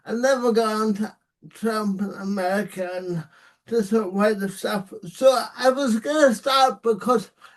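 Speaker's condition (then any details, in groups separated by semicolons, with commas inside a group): Cerebral palsy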